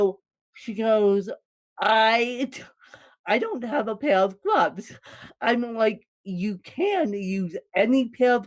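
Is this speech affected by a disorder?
Yes: cerebral palsy, mixed, moderate.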